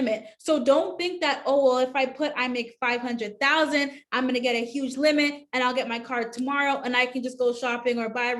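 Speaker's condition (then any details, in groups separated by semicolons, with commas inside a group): No condition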